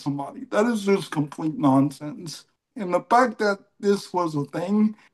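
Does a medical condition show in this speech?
Yes: cerebral palsy.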